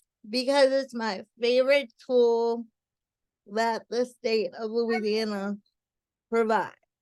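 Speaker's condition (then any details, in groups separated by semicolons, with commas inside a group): Cerebral palsy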